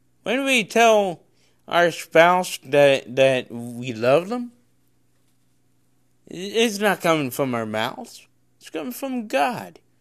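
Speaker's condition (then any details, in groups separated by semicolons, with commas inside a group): Cerebral palsy; congenital cerebral palsy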